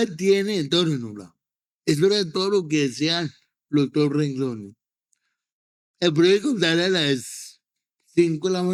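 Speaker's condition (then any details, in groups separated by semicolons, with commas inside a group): Cerebral palsy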